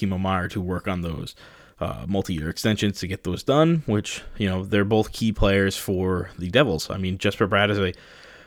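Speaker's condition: No condition

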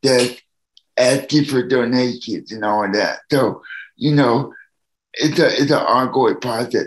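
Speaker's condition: Cerebral palsy; needs help from others

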